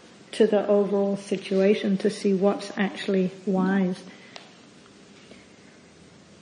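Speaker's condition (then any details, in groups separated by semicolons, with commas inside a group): No condition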